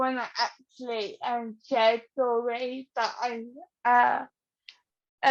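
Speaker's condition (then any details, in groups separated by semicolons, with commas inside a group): Cerebral palsy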